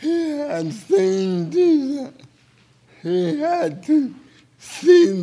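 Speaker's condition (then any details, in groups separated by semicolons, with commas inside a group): Cerebral palsy; speech a little unclear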